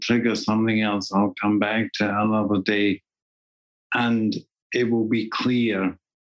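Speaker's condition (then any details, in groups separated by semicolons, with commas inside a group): Parkinson's disease; balance iffy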